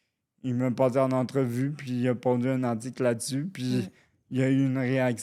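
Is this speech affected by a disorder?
Yes: cerebral palsy.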